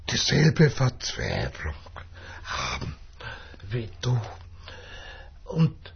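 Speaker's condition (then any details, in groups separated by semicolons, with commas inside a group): Dystonia with speech disorder; lifelong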